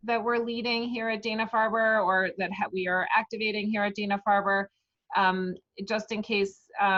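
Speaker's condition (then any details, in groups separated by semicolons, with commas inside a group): No condition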